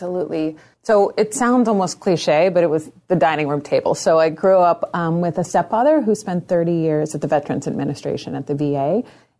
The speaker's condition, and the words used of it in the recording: None; typical speech.